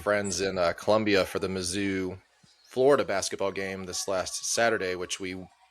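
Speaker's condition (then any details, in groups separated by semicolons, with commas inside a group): No condition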